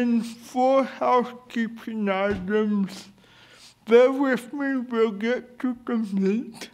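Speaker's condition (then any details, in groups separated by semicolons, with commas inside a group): Cerebral palsy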